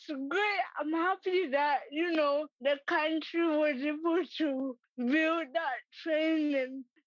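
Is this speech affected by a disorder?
Yes: cerebral palsy; no longer takes medication, treated at age 8, arms opened up lately, slow typing, extra exam time.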